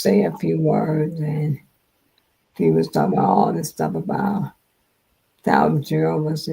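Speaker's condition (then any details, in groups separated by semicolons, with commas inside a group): Multiple sclerosis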